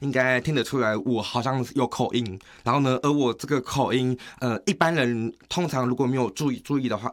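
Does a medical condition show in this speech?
Yes: hearing impairment; acquired hearing impairment, not from birth; slight accent, often taken for overseas Chinese or Southeast Asian, usually unnoticed, speaks well, normal word order.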